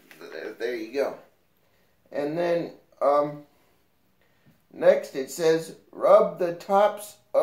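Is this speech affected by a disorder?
Yes: cerebral palsy.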